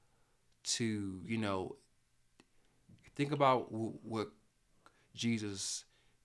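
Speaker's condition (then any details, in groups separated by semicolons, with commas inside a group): Stuttering; only stutterer on either mother's or father's side of family; still stutters; stutters when talking, speech problem audible, cannot be hidden when speaking; repeated sounds, prolonged sounds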